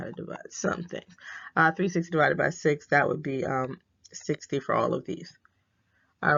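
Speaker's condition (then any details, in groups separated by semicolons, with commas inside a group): No condition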